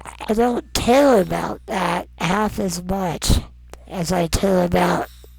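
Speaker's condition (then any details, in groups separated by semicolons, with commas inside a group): Non-progressive muscular dystrophy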